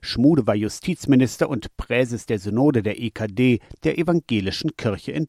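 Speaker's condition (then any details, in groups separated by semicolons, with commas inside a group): No condition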